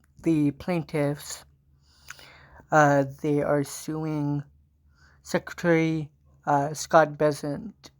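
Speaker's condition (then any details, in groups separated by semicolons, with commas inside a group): Cerebral palsy; from birth, walks with walker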